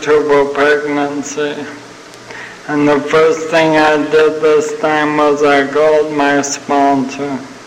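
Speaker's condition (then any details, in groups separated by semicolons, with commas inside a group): ALS (Lou Gehrig's disease); terminal, young onset, first sign abnormal walking; progressing, uses wheelchair, fell and cracked chin two years ago, no medication; sounds like having had a couple of drinks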